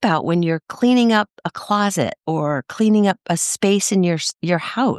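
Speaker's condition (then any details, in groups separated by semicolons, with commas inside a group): No condition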